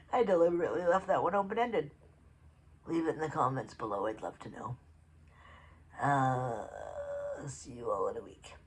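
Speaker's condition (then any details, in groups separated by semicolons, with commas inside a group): Cerebral palsy; predominantly physical; about four decades, functional decline, uses sit-to-stand lift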